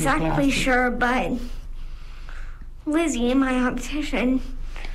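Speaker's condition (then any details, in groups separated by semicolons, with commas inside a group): Cerebral palsy; botox then sdr by dr. parks for spasms, physio intensive with beck at 4, poor fine motor; short-sighted, wears glasses, objects beyond a few meters blurry without them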